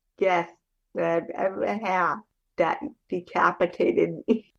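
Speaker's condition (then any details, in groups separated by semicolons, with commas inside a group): Cerebral palsy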